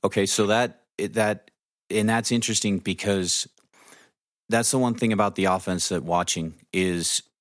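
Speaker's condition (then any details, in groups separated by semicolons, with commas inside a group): No condition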